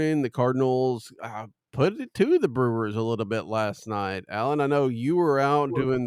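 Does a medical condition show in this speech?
No.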